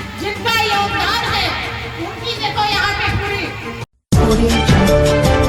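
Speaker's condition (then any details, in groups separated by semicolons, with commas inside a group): No condition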